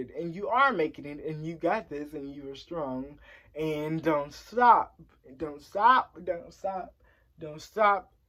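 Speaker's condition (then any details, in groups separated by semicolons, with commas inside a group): Cerebral palsy; since early childhood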